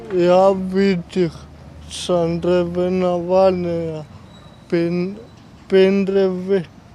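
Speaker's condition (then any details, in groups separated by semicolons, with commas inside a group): Cerebral palsy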